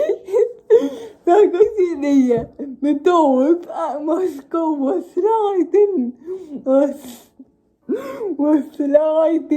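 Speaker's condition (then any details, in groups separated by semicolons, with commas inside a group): Cerebral palsy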